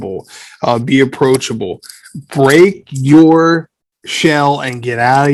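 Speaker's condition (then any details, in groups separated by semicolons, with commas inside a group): No condition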